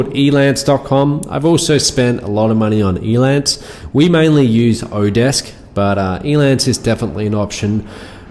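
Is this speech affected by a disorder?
No.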